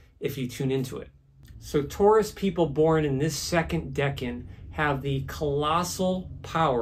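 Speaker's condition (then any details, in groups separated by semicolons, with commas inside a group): No condition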